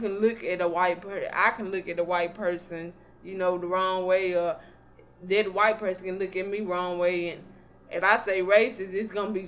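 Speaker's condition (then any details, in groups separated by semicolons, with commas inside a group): Cerebral palsy; not paralyzed, can stand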